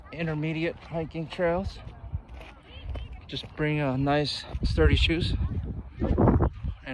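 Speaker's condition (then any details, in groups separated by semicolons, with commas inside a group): No condition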